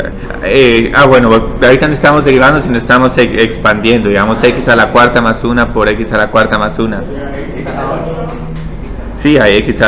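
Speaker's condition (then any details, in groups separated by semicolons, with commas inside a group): No condition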